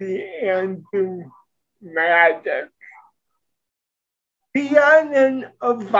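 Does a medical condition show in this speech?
Yes: cerebral palsy; present from birth.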